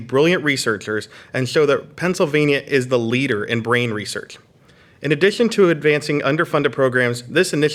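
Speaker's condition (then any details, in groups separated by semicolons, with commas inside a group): No condition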